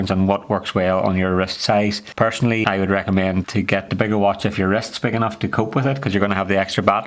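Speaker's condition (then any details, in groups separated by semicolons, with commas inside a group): No condition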